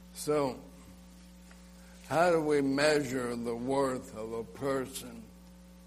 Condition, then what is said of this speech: ALS (motor neuron disease). You know, swallowing is a problem.